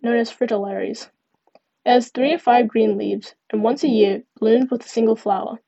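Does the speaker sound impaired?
No.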